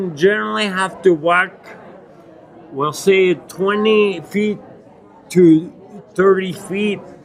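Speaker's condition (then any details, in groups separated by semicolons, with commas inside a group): Acquired ataxia (lance-adams syndrome)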